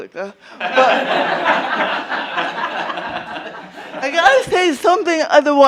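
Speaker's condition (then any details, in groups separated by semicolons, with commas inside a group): Cerebral palsy; atypical voice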